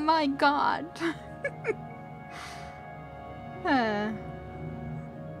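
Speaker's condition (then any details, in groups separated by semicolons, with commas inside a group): No condition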